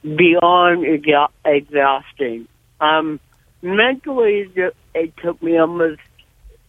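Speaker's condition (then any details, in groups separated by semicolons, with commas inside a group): Cerebral palsy; severe cerebral palsy from birth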